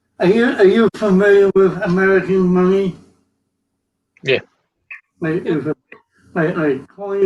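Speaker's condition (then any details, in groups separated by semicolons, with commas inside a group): Cerebral palsy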